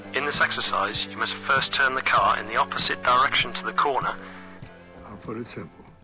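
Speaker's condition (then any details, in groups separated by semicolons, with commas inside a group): No condition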